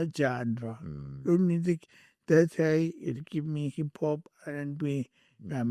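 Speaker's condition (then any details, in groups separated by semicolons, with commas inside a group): Cerebral palsy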